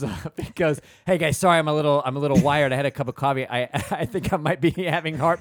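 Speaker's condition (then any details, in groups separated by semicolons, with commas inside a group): No condition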